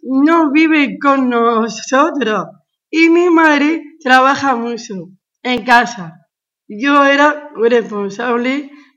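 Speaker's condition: Down syndrome; age 20

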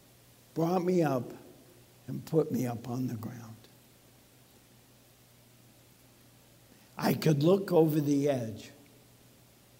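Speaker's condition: ALS; talks funny, speech sounds abnormal

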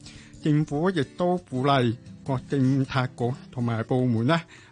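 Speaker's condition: Hearing impairment; follows conversation by reading lips

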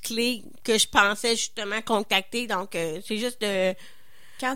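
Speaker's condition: Hearing loss; uses some hearing device; hearing feels slightly worse, considering cochlear implant, audiologist referral to specialized organization

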